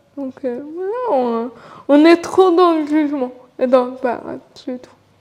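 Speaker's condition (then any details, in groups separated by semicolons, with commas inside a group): Cerebral palsy; from birth, uses wheelchair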